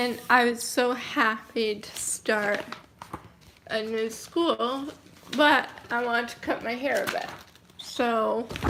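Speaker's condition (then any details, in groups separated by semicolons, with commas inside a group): Cerebral palsy, mild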